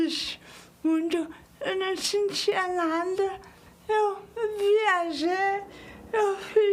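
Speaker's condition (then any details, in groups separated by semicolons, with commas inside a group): Cerebral palsy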